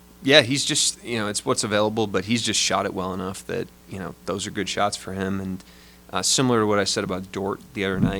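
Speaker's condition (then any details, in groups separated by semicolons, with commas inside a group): No condition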